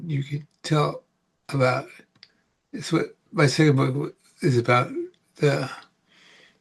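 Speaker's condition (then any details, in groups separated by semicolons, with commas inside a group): Parkinson's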